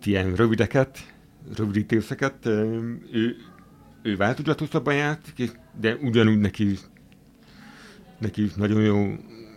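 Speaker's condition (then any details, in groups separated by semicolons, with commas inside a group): Hearing impairment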